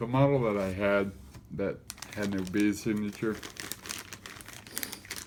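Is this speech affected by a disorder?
Yes: cerebral palsy; affects gait and walking.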